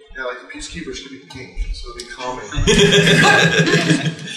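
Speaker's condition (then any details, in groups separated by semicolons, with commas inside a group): No condition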